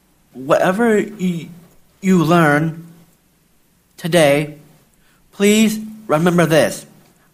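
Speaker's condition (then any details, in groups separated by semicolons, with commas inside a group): Down syndrome; processes information more slowly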